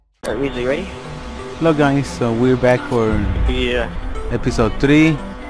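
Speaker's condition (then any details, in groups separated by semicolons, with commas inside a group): No condition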